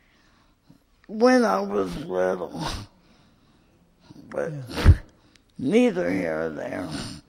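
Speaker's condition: Cerebral palsy; cerebral palsy from birth, did not get needed physical therapy in childhood; adult, wheelchair user, lives independently without 24-hour support

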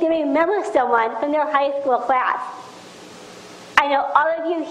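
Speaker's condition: Down syndrome; extra chromosome; speech problems

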